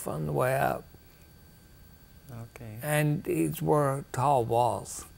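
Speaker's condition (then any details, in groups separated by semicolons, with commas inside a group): Ataxia; rare, progressive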